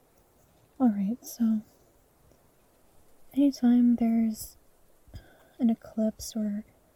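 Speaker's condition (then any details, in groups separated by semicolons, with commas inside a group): No condition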